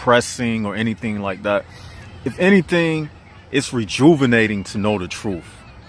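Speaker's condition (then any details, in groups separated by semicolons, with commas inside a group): No condition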